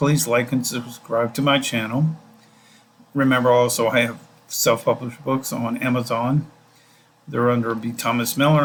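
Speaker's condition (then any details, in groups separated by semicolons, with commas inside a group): No condition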